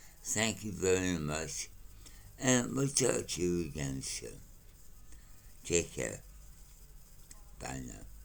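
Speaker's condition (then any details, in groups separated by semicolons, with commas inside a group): Mouth cancer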